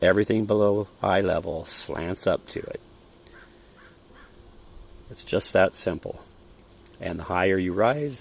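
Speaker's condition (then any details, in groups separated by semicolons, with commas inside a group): No condition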